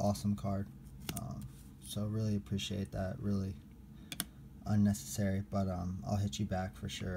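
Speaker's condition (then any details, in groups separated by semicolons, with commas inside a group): No condition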